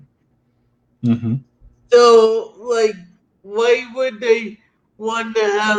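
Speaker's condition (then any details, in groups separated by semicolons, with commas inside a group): Cerebral palsy; atypical gait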